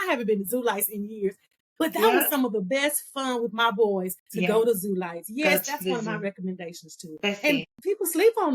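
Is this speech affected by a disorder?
No.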